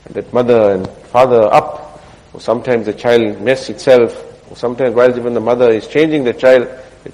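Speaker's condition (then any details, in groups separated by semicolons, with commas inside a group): No condition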